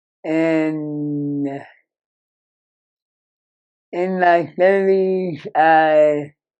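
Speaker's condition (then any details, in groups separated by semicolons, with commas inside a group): Moebius syndrome; severe nerve damage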